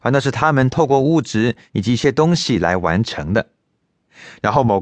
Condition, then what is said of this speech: None; typical speech.